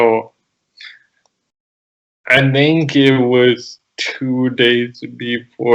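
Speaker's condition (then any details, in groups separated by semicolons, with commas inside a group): Cerebral palsy; present from birth, childhood physical therapy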